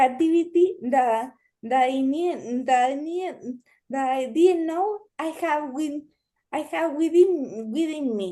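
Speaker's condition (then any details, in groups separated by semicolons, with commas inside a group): Cerebral palsy; limits current activity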